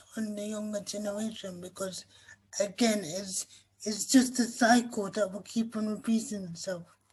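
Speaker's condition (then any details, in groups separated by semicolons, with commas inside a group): Cerebral palsy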